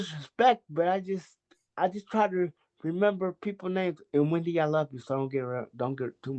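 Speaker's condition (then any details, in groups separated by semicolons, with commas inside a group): Cerebral palsy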